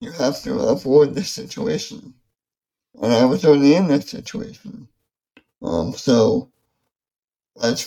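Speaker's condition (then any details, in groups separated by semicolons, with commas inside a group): ALS; amyotrophic lateral sclerosis diagnosed August 2011 at age 27, symptoms began before diagnosis, progressive muscle weakness; about 10 years since diagnosis; affects mouth function, reading aloud affected, apologizes for speech, host takes over reading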